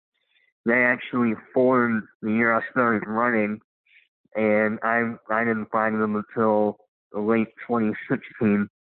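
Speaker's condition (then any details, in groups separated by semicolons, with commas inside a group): Cleft lip and palate; congenital, extreme leg deformities, many leg operations, full-time wheelchair at 13, bilateral above-knee amputation at 14; speech impediment, harder for new people to understand at first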